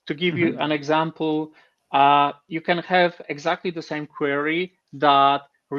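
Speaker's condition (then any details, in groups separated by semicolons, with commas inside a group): No condition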